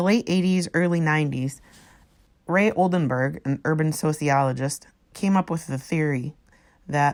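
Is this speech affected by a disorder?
No.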